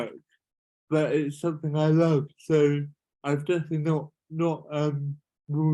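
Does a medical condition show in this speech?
Yes: cerebral palsy.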